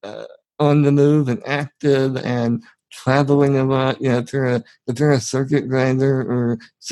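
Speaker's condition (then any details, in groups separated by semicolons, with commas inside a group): Spinal muscular atrophy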